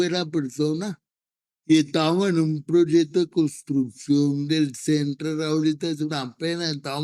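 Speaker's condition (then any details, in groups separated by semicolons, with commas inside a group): Cerebral palsy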